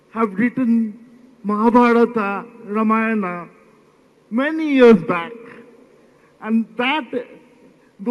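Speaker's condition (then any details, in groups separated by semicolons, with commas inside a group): Cerebral palsy; present from birth, 70% disability, four major surgeries; could not talk properly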